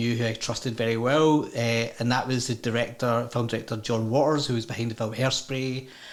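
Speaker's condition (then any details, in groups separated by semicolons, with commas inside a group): No condition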